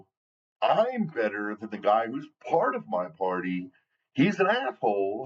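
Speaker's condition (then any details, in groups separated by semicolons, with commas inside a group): No condition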